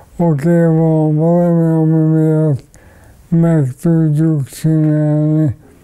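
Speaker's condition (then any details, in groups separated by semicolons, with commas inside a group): ALS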